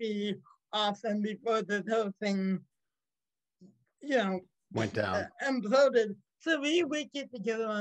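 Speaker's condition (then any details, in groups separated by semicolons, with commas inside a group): Cerebral palsy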